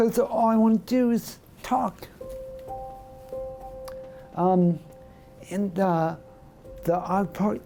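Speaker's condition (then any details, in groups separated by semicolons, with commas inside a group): Voice dystonia; segmental dystonia, voice box, likely tongue and lips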